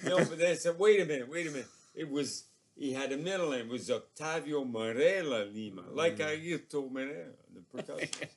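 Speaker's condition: ALS; progressively crippling neurological disorder

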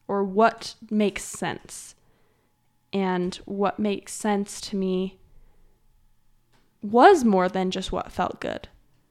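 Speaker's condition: No condition

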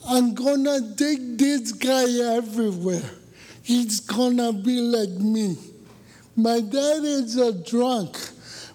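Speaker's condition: Cerebral palsy; born about two weeks early

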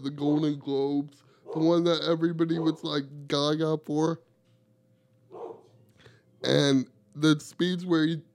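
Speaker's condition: Cerebral palsy; wheelchair user

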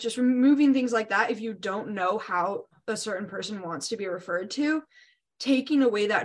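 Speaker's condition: No condition

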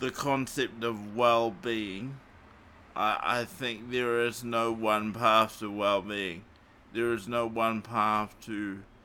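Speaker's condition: Cerebral palsy; morphine not allowed after it

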